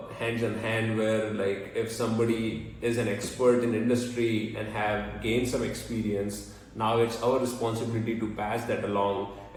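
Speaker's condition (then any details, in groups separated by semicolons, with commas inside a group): No condition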